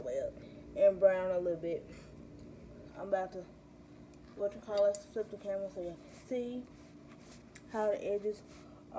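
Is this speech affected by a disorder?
Yes: cerebral palsy.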